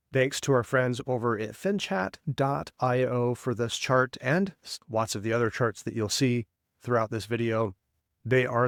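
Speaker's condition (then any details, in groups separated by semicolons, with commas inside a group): No condition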